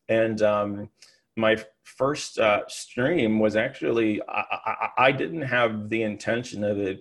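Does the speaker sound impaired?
Yes: stuttering; stutter since birth, many rounds of therapy, practices speech technique and self-image work; stutter persists, better some days, varies with focus and tiredness; obvious stutter, cannot be hidden, needs full mental focus on speaking, physically exhausting, harder with distractions; here repeated sounds.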